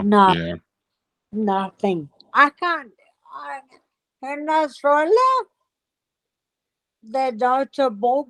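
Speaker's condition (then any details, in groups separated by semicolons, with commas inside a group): Multiple system atrophy; speech changes among early symptoms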